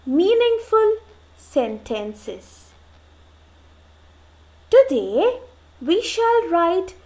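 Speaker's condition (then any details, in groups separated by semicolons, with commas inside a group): No condition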